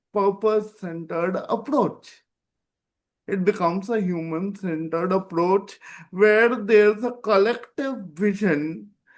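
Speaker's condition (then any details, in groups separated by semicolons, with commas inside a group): Cerebral palsy; present from birth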